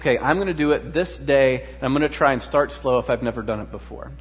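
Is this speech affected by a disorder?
No.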